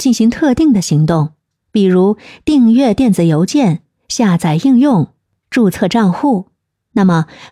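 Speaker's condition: No condition

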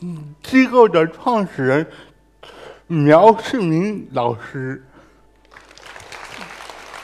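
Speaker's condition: Language impairment; some degree of language impairment; cannot speak fluently when giving talk, repeats words, pauses with fillers

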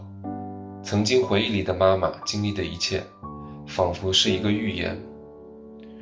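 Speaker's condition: No condition

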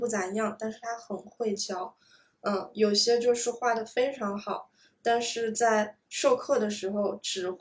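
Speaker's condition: No condition

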